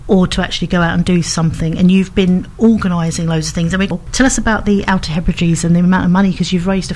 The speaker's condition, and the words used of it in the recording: No condition.